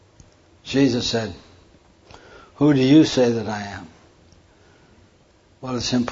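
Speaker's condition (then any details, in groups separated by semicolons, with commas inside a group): Parkinson's; diagnosed 14 years ago by neurologist in Lincoln, Nebraska, tremor; hand tremor during talk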